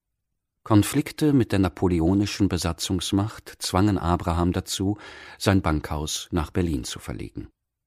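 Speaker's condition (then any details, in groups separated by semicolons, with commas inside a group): No condition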